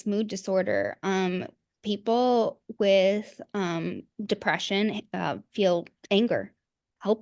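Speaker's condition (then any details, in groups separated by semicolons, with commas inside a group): No condition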